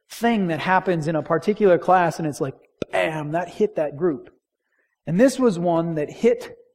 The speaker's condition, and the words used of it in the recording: None; typical speech.